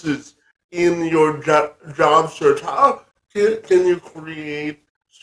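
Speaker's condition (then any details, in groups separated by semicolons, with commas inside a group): Cerebral palsy; from birth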